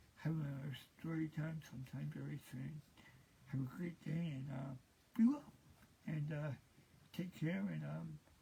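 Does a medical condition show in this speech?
Yes: cerebral palsy; present since birth.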